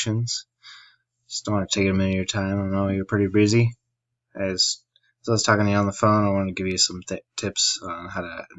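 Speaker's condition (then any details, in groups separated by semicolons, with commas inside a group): No condition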